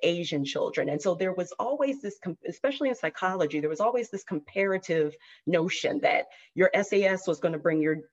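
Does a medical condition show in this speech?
No.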